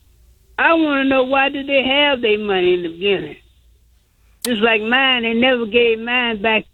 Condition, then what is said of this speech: Stroke. I had a stroke, and it's hard for me to communicate.